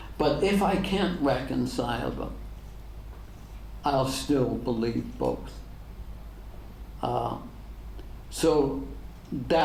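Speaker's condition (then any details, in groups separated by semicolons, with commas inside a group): ALS; degenerative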